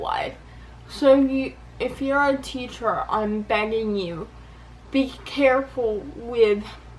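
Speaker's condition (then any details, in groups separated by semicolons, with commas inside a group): Cerebral palsy; affects balance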